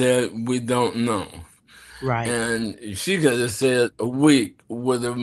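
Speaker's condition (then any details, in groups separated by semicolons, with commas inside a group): ALS; bulbar onset, speech and throat muscles; throat muscles affected, speech slowed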